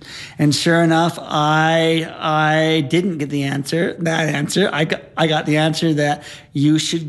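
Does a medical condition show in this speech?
Yes: stuttering; once could not talk, withdrew from talking to people for a time; on mission fluent when teaching, other times stuttered repeatedly, couldn't put two words together; here repeated sounds, prolonged sounds.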